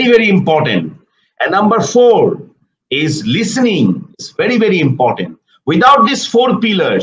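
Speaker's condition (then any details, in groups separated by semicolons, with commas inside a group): No condition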